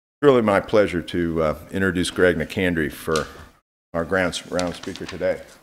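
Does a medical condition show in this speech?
No.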